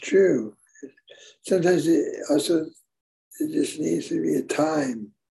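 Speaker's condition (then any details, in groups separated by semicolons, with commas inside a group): Parkinson's; on Parkinson's medication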